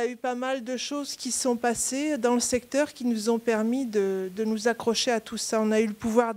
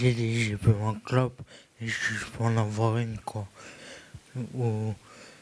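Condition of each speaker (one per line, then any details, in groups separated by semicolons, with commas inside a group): No condition
Acquired brain injury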